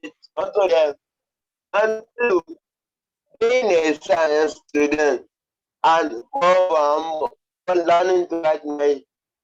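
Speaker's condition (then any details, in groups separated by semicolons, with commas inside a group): Cerebral palsy; present since birth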